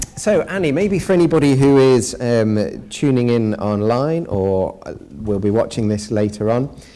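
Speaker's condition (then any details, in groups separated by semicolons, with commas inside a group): No condition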